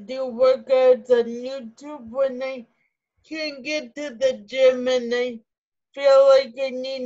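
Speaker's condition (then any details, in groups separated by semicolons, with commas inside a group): Cerebral palsy, spastic ataxic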